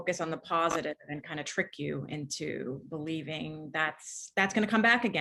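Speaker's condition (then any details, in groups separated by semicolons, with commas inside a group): No condition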